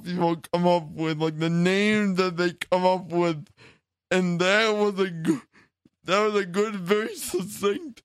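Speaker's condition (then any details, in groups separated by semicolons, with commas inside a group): Cerebral palsy; since childhood, wheelchair user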